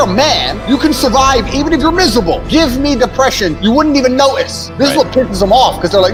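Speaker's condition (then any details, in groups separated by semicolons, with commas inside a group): No condition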